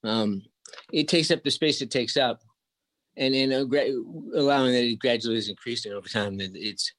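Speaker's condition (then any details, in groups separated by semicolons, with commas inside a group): Early-onset Parkinson's disease; about 30 years since diagnosis, progressing, spasticity, uncontrolled movements when over-medicated, walking difficult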